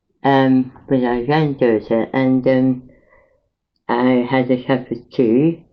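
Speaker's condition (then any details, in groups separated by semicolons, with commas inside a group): Mouth cancer after operations; radiotherapy damaged tongue and bone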